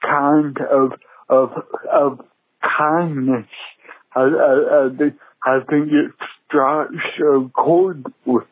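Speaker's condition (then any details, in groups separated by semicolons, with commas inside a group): Cerebral palsy; present from birth, prevented playing sports growing up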